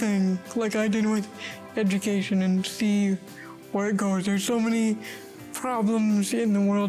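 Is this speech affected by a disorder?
Yes: cerebral palsy.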